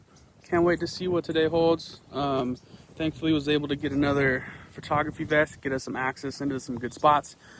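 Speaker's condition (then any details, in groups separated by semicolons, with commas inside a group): No condition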